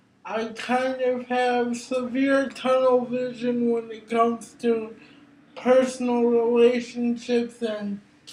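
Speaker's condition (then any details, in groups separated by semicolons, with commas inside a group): Cerebral palsy; brain injury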